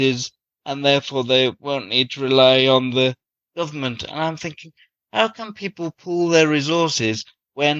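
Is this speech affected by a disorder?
Yes: cerebral palsy.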